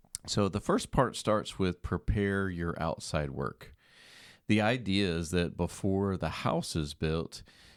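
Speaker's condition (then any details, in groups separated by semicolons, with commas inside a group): No condition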